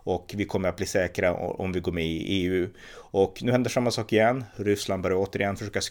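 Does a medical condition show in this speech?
No.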